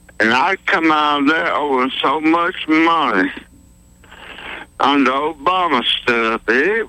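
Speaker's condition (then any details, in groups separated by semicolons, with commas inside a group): Mouth cancer surgery, tongue replaced, tongue reconstruction; surgery at UAB hospital with tongue replaced, 31-day hospital stay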